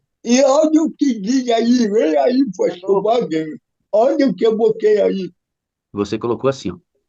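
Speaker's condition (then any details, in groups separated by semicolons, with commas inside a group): Cerebral palsy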